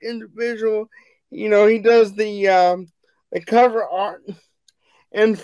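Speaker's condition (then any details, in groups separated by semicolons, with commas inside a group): Cerebral palsy; wheelchair bound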